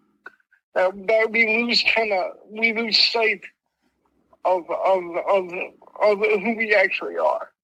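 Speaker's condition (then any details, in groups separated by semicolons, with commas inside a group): Mild cerebral palsy; speech impediment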